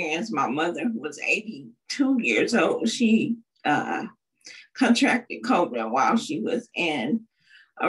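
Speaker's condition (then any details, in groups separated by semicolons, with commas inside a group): Cerebral palsy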